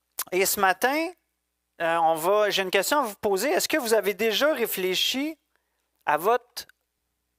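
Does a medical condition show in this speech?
No.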